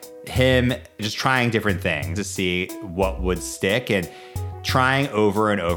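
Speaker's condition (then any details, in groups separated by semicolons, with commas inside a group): No condition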